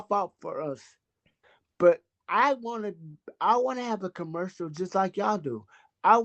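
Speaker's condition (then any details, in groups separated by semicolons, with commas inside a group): Cerebral palsy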